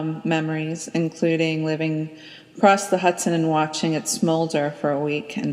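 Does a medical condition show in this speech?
No.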